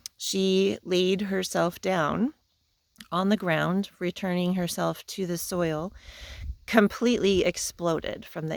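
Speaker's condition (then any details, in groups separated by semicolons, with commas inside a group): No condition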